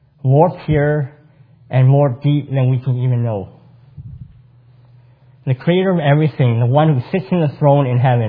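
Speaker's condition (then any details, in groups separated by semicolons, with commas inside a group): Cleft palate; multiple surgeries with long hospital stays in childhood in 80s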